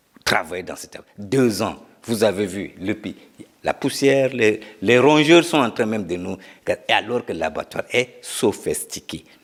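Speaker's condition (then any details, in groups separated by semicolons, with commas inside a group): No condition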